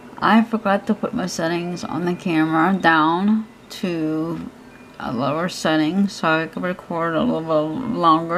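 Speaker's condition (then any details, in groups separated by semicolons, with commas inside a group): Cerebral palsy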